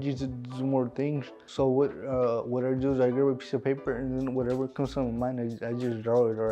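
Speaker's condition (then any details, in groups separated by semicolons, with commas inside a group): Cerebral palsy; cerebral palsy, premature birth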